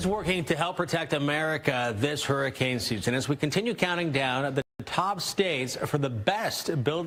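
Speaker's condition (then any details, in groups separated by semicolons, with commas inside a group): No condition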